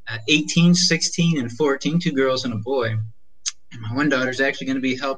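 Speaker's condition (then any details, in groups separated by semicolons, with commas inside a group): No condition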